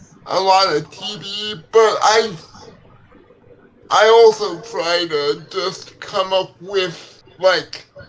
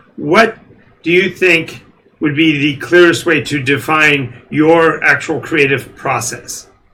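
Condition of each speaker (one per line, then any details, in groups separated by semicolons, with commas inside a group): Cerebral palsy; legs affected
No condition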